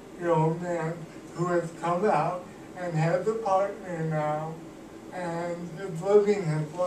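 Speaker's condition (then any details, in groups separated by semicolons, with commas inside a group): Cerebral palsy; cannot walk, uses wheelchair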